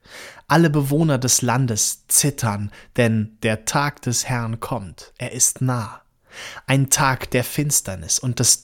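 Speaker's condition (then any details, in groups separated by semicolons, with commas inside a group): No condition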